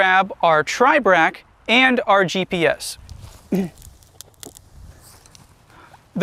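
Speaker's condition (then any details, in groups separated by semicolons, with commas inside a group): No condition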